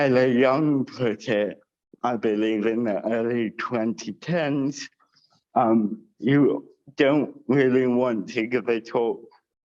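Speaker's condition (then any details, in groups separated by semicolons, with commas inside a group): Cerebral palsy with dysarthria; all four limbs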